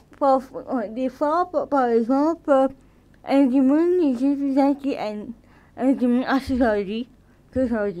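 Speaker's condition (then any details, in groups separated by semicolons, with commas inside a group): Cerebral palsy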